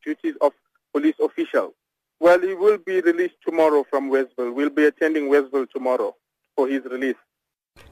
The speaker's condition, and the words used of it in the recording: None; typical speech.